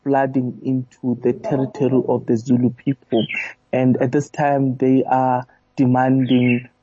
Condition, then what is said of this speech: No condition.